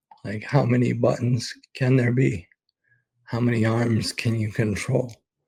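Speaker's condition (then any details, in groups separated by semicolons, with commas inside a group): ALS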